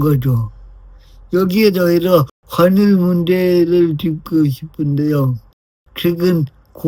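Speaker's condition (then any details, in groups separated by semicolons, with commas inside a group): Brain lesion disability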